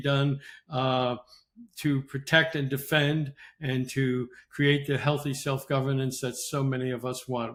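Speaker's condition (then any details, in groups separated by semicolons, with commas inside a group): No condition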